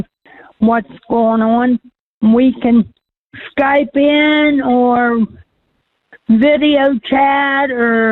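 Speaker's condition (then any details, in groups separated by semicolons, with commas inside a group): Cerebral palsy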